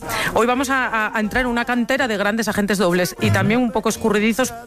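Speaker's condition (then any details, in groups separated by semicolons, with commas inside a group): No condition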